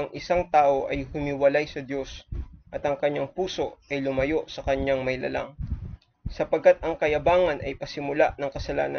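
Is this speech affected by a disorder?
No.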